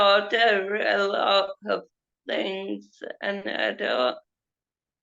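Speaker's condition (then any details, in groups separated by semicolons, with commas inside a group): Cerebral palsy; affects speech and mobility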